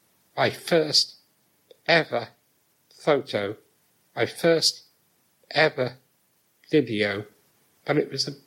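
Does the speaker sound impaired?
Yes: muscular dystrophy; severe muscle weakness, cannot use arms; does everything by voice, relies on voice dictation for WhatsApp messages and emails, Siri; weak breathing, speech and breathing compromised.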